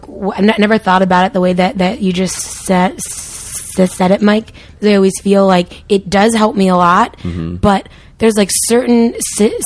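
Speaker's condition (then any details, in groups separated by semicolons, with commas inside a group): Stuttering; variable stuttering, formerly preoccupied with which words would be easier to say, helped by stuttering community; uses voluntary stuttering in speech, made to sound unlike own stutter; adds voluntary stuttering so listeners know, feels more control, avoids imitating own stutter; repeated sounds, prolonged sounds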